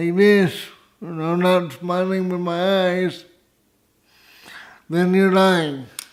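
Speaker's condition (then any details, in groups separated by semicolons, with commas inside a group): Spastic cerebral palsy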